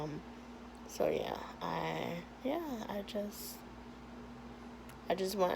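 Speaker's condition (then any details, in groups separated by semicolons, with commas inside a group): Cerebral palsy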